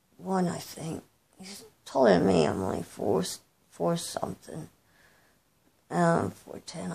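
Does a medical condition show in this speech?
Yes: cerebral palsy; present from birth, arthritic hips.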